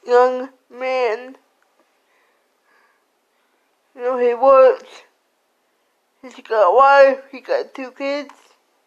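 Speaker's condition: Cerebral palsy; slurred speech

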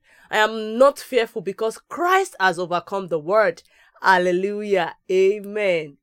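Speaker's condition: No condition

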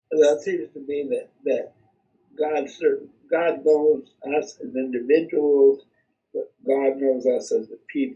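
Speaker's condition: Cerebral palsy; speech not affected

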